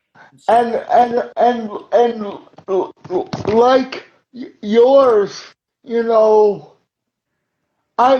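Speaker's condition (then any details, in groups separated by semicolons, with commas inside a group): Cerebral palsy; uses wheelchair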